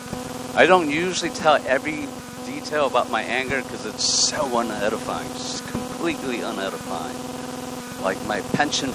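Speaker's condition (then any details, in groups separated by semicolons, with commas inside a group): No condition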